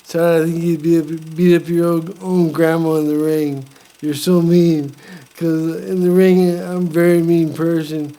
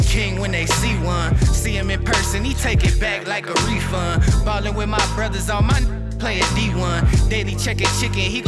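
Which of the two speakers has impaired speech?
The first: brain injury; effects began around age 50.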